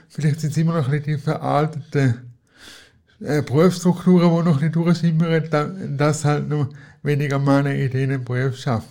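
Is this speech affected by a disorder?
Yes: cerebral palsy; cerebral palsy from birth, physical not cognitive, wheelchair user, moved on knees as child; daily help via IV assistance model for almost 10 years.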